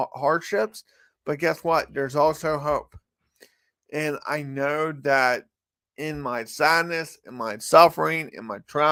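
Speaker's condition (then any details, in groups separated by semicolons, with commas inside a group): Cerebral palsy; from birth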